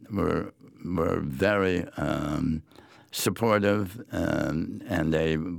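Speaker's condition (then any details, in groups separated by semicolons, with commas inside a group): Head and neck cancer; after 8 weeks weekly chemo and weekday radiation, fatigue, wheelchair near end of treatment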